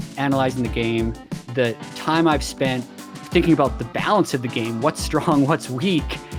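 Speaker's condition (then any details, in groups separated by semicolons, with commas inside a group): No condition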